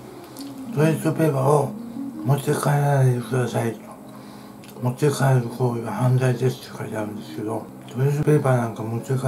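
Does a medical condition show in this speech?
Yes: tongue cancer, partial glossectomy.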